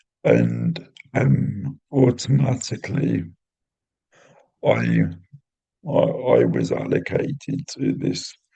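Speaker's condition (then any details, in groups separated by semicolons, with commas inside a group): Cerebral palsy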